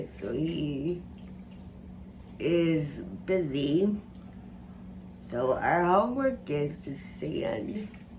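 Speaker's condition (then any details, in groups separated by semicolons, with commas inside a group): Friedreich ataxia, severe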